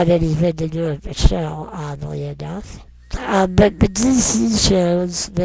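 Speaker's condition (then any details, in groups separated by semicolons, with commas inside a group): Non-progressive muscular dystrophy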